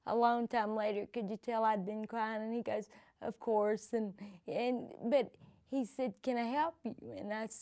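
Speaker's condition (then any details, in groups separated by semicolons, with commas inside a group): Cerebral palsy; from birth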